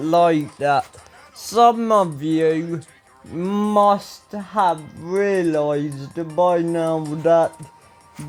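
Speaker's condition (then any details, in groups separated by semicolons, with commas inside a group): Ataxia; speech recently worse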